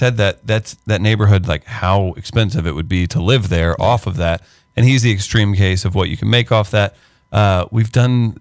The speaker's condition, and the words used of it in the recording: No condition.